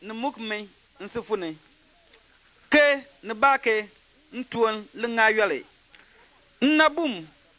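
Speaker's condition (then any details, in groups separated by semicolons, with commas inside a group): No condition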